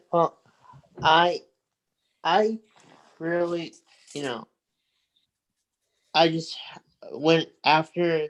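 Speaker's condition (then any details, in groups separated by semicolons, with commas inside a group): Cerebral palsy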